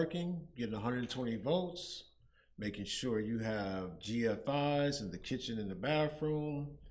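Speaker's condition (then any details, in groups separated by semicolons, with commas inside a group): No condition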